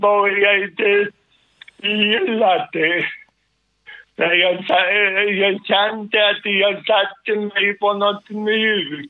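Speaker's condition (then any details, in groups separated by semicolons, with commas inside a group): Cerebral palsy; sudden involuntary jerks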